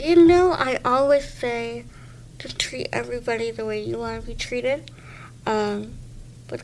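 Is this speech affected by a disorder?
Yes: cleft lip and palate; congenital Goldenhar syndrome, cleft lip and palate open at birth, underdeveloped eye, missing mandible; many surgeries by same lifelong surgeon, difficult intubation, airway-widening surgery, nose firm after nasal surgery; badly deviated nasal airway until surgery at 15, breathing affected.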